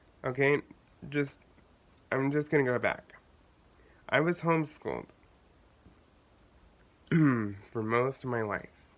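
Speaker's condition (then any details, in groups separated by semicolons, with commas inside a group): Cerebral palsy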